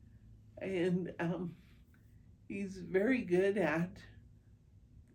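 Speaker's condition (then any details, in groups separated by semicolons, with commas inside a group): Primary progressive multiple sclerosis; diagnosed around 61 after walking difficulty, progressing, brain laser treatment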